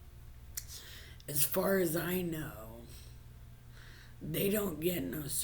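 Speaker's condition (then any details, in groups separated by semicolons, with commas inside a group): Brain injury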